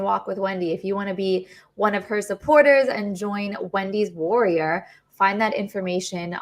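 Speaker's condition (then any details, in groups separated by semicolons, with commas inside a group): No condition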